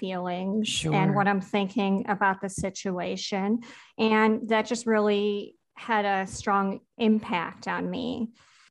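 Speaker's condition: Cleft palate; congenital cleft palate

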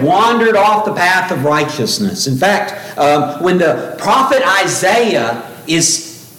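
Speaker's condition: No condition

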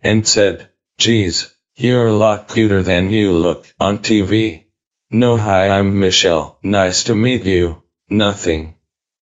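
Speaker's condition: ALS, speech-generating device; eight years since diagnosis

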